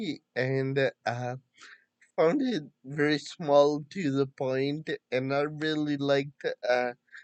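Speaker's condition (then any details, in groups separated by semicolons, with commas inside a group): Friedreich's ataxia; diagnosed after over two years of worsening symptoms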